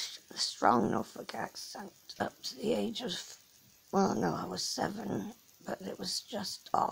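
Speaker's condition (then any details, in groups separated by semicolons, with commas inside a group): Cerebral palsy; from birth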